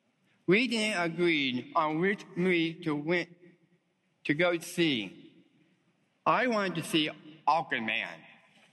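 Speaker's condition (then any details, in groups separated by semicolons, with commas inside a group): Down syndrome; diagnosed at birth; host urges listeners to listen closely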